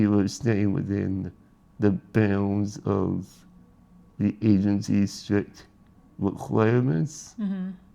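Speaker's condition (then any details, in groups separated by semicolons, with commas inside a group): Spinal muscular atrophy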